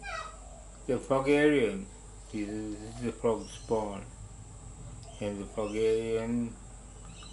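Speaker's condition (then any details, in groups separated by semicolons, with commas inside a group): Parkinson's disease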